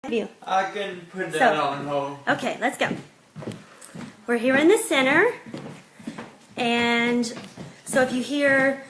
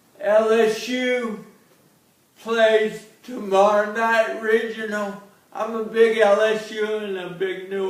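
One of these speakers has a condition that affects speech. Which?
The second: cerebral palsy; since birth.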